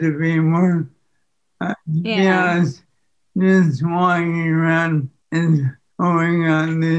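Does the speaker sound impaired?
Yes: ALS; diagnosed in Kansas, losing ability to use muscles; speech has declined.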